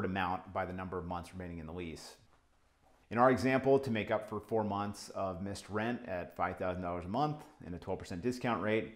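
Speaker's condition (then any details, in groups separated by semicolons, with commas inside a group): No condition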